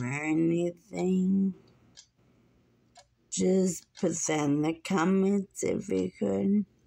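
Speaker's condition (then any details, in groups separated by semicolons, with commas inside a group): Muscular dystrophy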